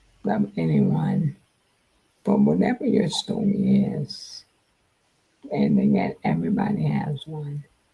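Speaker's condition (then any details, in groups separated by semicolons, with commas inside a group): Multiple sclerosis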